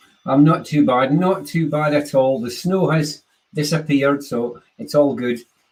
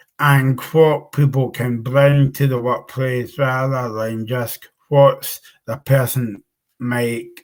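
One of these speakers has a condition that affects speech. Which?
The second: cerebral palsy.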